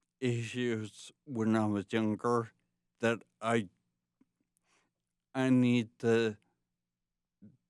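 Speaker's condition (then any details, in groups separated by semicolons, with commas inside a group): Traumatic brain injury from tumour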